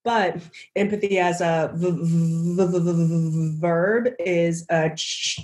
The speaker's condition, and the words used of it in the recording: Stuttering. And then, excuse me, I have a little bit of cold.